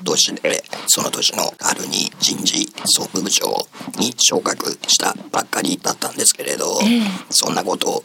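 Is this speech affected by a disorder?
Yes: laryngectomy, esophageal speech; 5 cm cervical esophageal cancer at esophageal entrance behind vocal cords, recurred after two years, larynx removed, reoperation; learned at 銀齢会 voice class, attended two and a half years; voice lost with larynx removal, single words came after a while, improves with practice.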